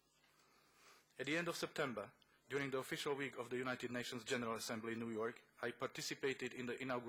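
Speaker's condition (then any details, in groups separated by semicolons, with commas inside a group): No condition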